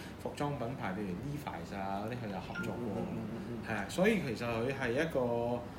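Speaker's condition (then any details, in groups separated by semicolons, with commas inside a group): No condition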